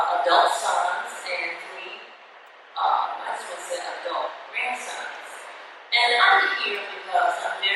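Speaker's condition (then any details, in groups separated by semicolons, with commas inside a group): No condition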